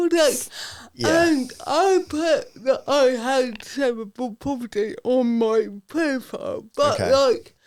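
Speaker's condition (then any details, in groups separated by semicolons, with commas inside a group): Cerebral palsy; affects speech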